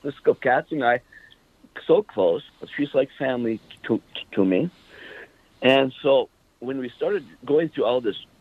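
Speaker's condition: Stutter; stutter from birth, long-standing determination to overcome it; largely overcome, mild residual stutter; still stutters a bit, far less than before; repeated sounds

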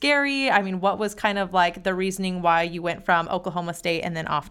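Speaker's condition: No condition

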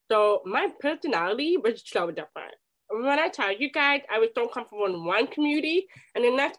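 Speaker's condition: Deafness, hard of hearing; relearned hearing, communicating and speaking; often asks others to repeat, people shout at her

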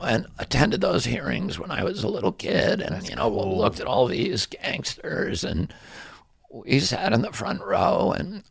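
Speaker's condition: Spasmodic dystonia; voice affected

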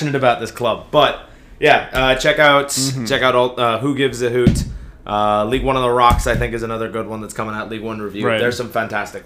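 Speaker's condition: No condition

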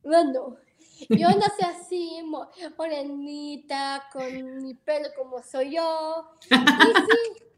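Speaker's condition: Down syndrome; heart surgery

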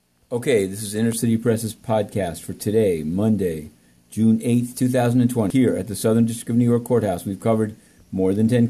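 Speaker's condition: No condition

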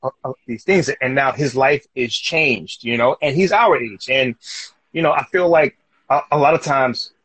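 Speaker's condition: Stutter; stutter since around age four, retrained own speech for about two years from age 27-28; now speaks publicly at colleges, high schools, universities, nonprofits; big stutter growing up, anxiety makes it about ten times worse; repeated sounds, repeated words

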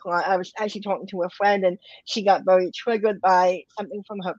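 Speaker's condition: Cleft lip and palate, bilateral

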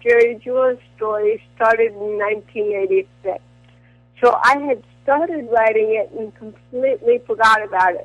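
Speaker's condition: Cerebral palsy; dependent on Botox

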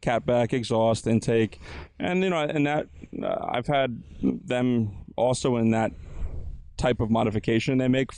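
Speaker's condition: No condition

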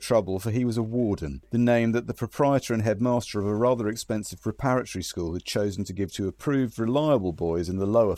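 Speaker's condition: No condition

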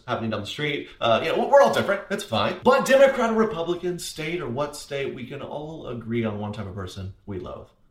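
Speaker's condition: No condition

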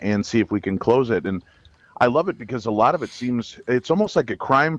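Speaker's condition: No condition

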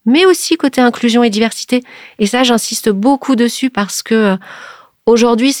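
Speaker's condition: No condition

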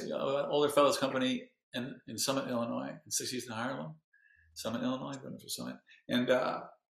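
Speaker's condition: Parkinson's disease; onset age 42, 19 years since, medicine four times daily plus Indian bean, hospital physical therapy; tremor largely controlled, tips over a lot, balance problems, some regression, trying new drugs, daily exercises; hard on voice, needs about two weeks of singing practice to regain voice

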